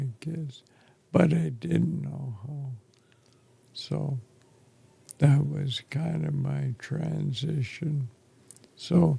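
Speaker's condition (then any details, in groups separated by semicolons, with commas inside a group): ALS; affects chest and throat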